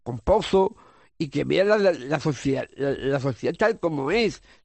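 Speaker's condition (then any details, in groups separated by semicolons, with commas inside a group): Down syndrome; congenital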